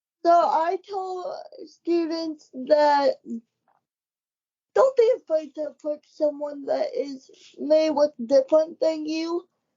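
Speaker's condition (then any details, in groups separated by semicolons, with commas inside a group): Cerebral palsy; wheelchair user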